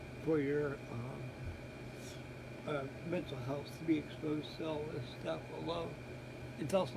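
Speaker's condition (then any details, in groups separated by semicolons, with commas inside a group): Cerebral palsy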